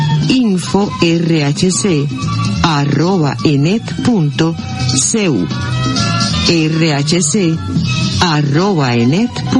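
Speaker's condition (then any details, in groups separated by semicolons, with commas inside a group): No condition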